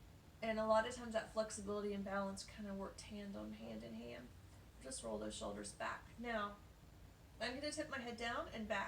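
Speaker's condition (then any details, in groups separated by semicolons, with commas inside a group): No condition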